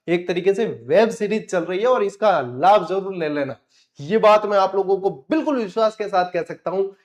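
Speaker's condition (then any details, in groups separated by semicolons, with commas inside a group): No condition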